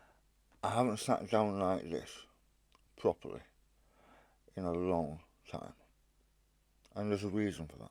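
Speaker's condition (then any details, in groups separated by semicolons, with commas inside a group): Stage 4 tongue cancer, hemiglossectomy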